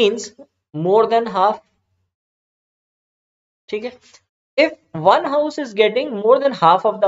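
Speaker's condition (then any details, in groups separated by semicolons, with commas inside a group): No condition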